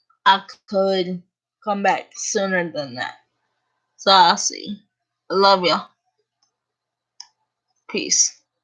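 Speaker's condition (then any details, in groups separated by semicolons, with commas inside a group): Cerebral palsy; uses a wheelchair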